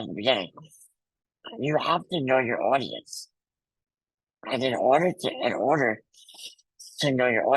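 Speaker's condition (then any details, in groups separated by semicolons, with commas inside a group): Muscular dystrophy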